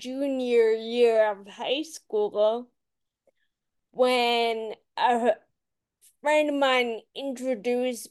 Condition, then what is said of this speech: Ataxia. The cadence and the slur started to get worse, and obviously, if you want to be on the radio or TV, you need to have a pretty clear voice.